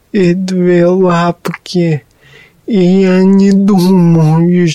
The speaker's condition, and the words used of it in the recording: Cerebral palsy. Внутрішня я навіть не слышу дефект речі.